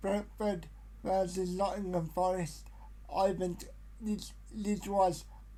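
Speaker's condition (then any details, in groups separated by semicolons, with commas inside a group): Cerebral palsy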